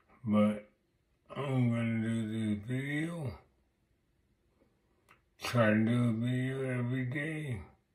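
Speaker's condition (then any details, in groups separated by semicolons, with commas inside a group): Multiple sclerosis; affects left side and voice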